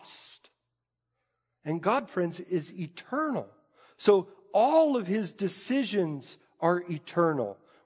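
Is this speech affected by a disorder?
No.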